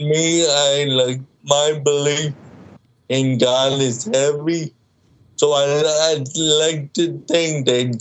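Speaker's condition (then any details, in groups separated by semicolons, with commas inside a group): Cerebral palsy, mild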